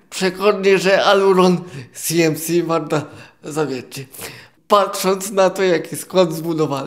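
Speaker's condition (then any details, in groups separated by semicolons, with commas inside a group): Cerebral palsy, quadriplegic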